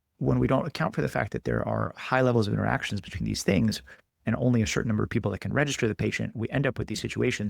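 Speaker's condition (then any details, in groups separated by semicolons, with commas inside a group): No condition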